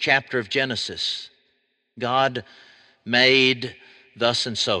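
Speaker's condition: No condition

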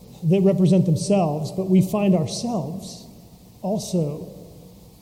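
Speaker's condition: No condition

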